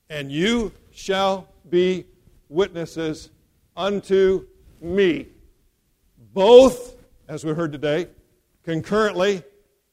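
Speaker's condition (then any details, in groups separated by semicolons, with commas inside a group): No condition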